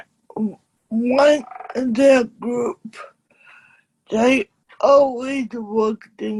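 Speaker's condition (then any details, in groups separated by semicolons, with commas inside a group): Cerebral palsy; slight speech impediment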